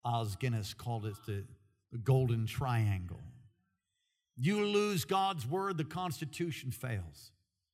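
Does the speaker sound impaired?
No.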